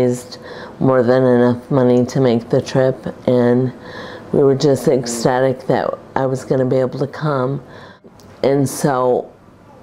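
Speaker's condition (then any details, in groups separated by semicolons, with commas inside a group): Primary lateral sclerosis; speech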